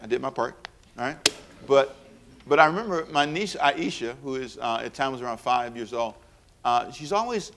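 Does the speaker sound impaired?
No.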